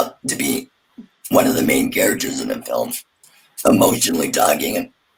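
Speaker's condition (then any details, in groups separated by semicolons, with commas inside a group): Laryngectomy; total laryngectomy after radiation damage, voice prosthesis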